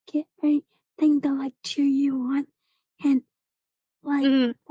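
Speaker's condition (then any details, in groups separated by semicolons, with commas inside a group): Cerebral palsy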